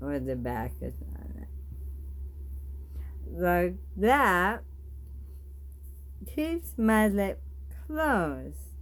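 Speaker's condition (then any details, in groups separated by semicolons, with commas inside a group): Bulbar ALS; bulbar-onset ALS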